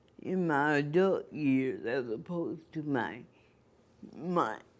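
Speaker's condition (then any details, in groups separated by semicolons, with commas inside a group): Cerebral palsy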